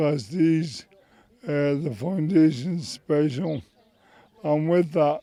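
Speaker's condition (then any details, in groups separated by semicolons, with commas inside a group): MND; terminal, whole body affected, muscle wastage; about 4.5 years since onset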